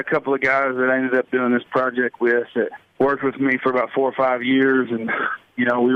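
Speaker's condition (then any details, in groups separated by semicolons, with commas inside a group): No condition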